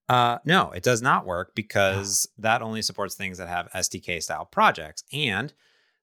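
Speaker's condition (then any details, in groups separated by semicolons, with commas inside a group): No condition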